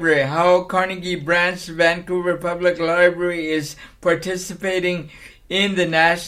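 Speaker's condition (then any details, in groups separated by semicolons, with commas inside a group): Cerebral palsy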